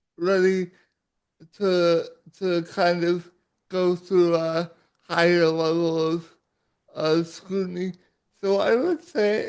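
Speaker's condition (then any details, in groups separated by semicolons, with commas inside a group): Cerebral palsy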